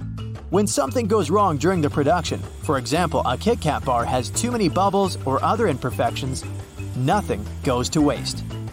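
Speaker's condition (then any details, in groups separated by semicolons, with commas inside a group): No condition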